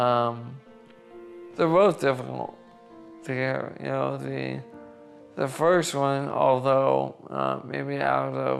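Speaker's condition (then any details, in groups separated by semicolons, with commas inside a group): ALS; onset with upper body muscle spasms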